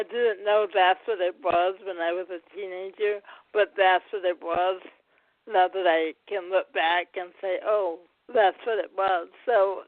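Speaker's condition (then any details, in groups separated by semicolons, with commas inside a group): Cerebral palsy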